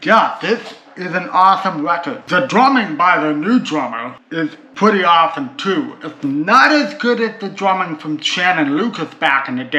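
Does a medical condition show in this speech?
Yes: cerebral palsy.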